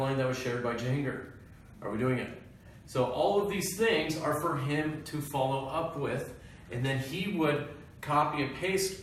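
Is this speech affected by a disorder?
No.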